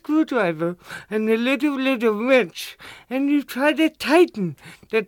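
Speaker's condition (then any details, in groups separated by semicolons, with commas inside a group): Cerebral palsy; limited coordination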